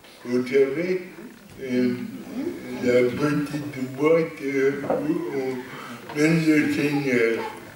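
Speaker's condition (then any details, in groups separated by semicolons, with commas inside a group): Cerebral palsy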